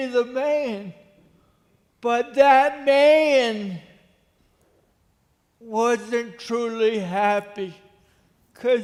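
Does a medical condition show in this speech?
Yes: cerebral palsy; from birth, walks with limp, cannot write; speech impairment.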